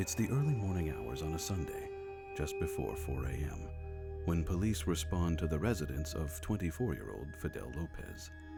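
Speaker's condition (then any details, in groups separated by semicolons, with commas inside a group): No condition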